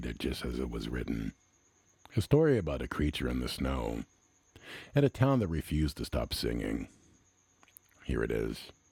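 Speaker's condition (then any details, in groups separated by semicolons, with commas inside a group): No condition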